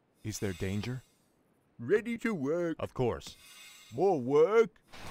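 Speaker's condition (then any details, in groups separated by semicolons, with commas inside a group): No condition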